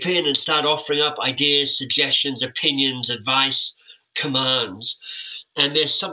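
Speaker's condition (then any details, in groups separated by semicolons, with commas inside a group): Cleft lip and palate; time with an orthodontist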